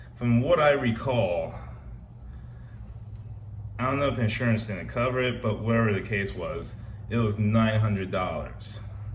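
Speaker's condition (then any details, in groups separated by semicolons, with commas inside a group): No condition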